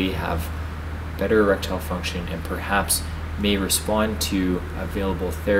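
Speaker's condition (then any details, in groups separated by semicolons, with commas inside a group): No condition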